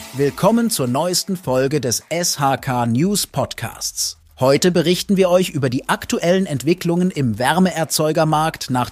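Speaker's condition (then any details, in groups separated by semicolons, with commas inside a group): No condition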